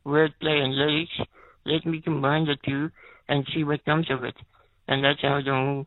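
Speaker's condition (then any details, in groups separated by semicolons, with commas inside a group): Spinal muscular atrophy; spinal muscular atrophy type 2, wheelchair user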